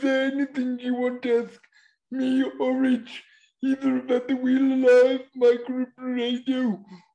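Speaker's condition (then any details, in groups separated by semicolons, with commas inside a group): Cerebral palsy; voice described as unusual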